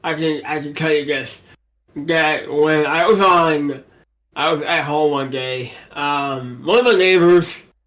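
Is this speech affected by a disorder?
Yes: cerebral palsy.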